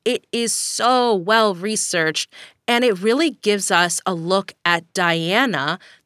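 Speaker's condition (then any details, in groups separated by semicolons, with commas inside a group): No condition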